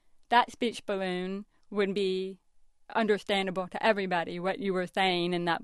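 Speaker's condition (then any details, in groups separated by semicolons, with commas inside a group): Deafness; wears hearing aids, lip reader, as schoolchild used microphone amplifying teacher's voice; understands speech via sound plus lip reading, voices garbled without seeing lips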